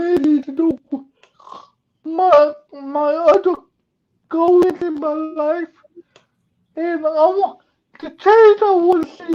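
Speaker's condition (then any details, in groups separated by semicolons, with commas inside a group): Cerebral palsy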